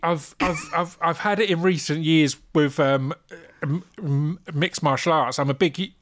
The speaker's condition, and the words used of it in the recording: Stuttering. A podcast. I can't speak now. I'm meant to be a professional broadcaster.